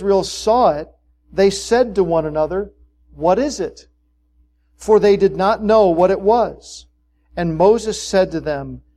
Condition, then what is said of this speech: None; typical speech.